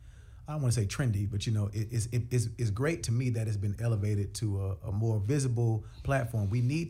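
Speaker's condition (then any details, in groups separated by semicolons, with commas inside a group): No condition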